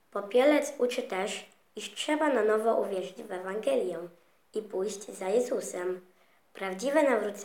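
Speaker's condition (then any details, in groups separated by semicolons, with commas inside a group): No condition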